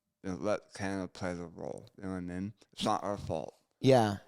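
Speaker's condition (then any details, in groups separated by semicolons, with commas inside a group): Gunshot injury to chin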